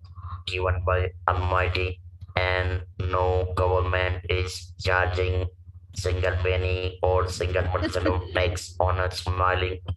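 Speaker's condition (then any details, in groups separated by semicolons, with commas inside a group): Laryngectomy for vocal cord cancer, stage 4 vocal cord cancer; speaks with electrolarynx; 25-26 years post cancer, breathes only through neck stoma, self-taught electrolarynx held under chin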